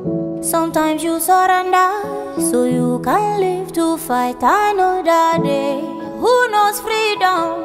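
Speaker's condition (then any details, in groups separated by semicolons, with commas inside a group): No condition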